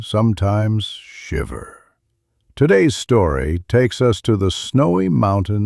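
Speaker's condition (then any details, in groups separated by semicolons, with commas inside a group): No condition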